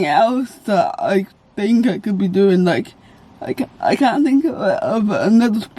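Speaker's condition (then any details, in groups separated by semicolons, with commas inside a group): Cerebral palsy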